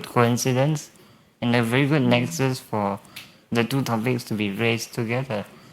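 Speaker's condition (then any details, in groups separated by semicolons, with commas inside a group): Spinal muscular atrophy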